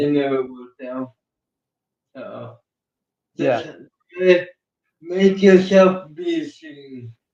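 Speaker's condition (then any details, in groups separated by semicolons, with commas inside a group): Cerebral palsy; uses one hand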